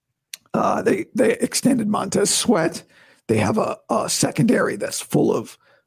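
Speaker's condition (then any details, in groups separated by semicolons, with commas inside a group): Vocal cord surgery recovery; talking painless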